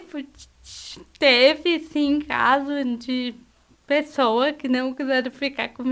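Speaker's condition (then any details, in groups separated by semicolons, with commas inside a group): Cerebral palsy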